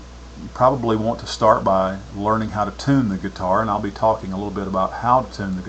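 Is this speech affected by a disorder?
No.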